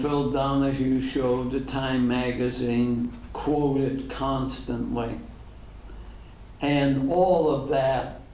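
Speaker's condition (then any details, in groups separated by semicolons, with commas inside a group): ALS; degenerative; diagnosed ten years ago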